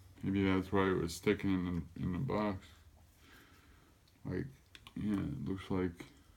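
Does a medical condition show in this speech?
Yes: cerebral palsy; affects gait and walking.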